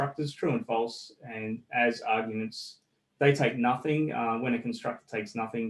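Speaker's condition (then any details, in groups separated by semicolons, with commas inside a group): No condition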